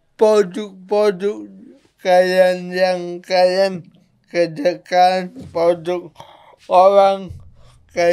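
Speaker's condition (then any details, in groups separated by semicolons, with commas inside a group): Cerebral palsy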